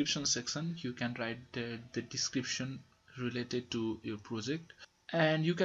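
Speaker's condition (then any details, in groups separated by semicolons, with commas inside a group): No condition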